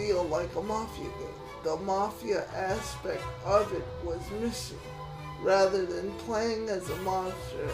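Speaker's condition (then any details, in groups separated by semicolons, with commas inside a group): Cerebral palsy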